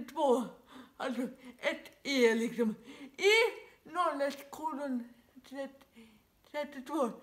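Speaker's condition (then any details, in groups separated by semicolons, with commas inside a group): Dyskinetic cerebral palsy, severe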